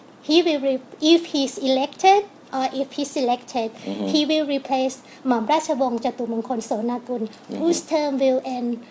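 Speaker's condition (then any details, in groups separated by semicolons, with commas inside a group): No condition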